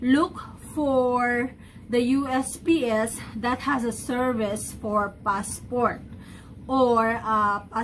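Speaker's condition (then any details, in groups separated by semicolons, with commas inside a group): No condition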